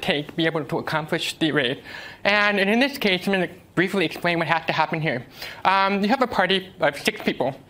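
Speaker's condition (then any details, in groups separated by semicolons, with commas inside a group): Deafness; uses American Sign Language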